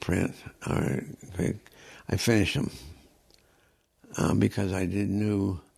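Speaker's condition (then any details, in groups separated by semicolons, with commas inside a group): Progressive supranuclear palsy; progressive degenerative condition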